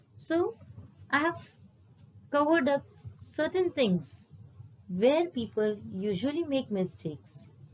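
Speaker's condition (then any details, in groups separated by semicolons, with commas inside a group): No condition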